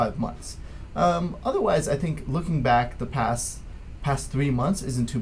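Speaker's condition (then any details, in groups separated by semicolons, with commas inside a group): No condition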